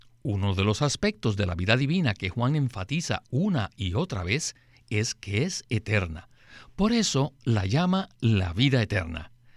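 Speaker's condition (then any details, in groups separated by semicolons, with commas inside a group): No condition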